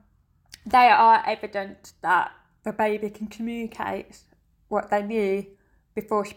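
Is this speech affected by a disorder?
Yes: deafness; uses sign language.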